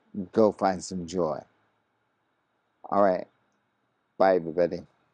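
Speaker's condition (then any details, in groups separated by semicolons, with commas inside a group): ALS; progressing; very hard to talk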